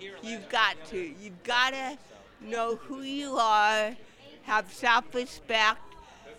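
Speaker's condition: Cerebral palsy

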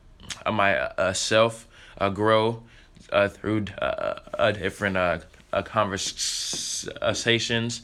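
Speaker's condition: Stuttering; stutter since early childhood, present in pre-k at Edna Row Elementary, formerly used a click sound; gotten better over the years, high school freshman, theater and musicals built speaking confidence; pauses and gets stuck, easier when rehearsed or singing, still stutters on stage; prolonged sounds, blocks

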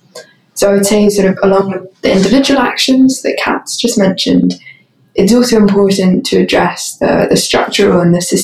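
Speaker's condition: No condition

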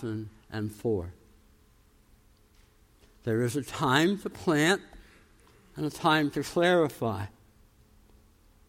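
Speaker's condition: Tongue cancer, jaw reconstruction; radiation-treated tongue cancer, jaw osteoradionecrosis, jaw transplant in Miami, mandible bone graft, titanium implants; about 13 years since tongue cancer, healing after implant surgery, permanent teeth not yet affixed

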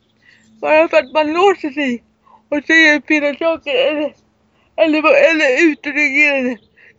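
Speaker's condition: Cerebral palsy; severe, wheelchair user

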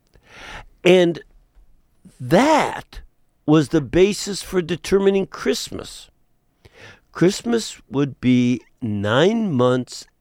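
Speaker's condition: No condition

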